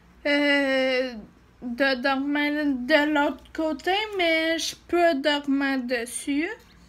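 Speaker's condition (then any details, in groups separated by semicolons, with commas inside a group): Ataxia; degenerative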